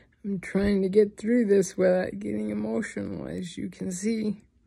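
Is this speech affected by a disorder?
Yes: ALS; hospice, body deteriorating; breathing deteriorating.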